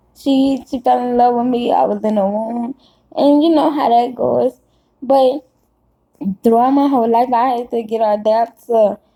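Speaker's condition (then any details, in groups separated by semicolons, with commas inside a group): Cerebral palsy; caused by birth stroke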